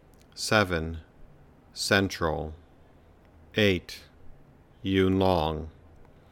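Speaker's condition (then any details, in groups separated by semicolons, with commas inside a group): No condition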